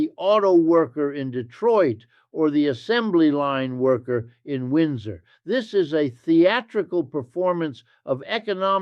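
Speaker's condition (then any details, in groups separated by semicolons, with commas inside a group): No condition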